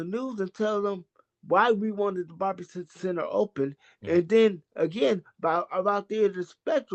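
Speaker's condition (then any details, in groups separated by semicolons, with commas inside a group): Cerebral palsy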